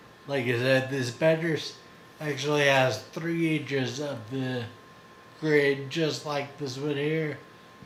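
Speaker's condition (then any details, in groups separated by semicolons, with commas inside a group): Friedreich's ataxia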